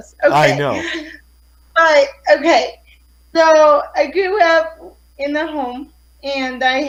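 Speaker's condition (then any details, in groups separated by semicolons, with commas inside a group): Cerebral palsy; affects fine motor skills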